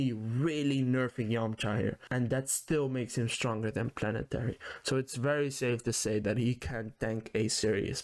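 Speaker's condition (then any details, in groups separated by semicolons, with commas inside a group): No condition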